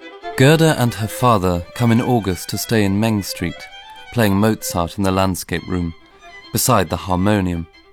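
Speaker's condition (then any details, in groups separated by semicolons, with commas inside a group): No condition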